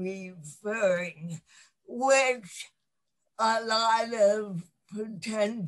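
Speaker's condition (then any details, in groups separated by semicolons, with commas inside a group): Cerebral palsy; lifelong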